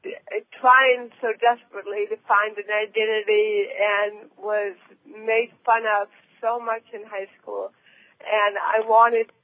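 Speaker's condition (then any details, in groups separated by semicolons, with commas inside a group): Cerebral palsy; present from birth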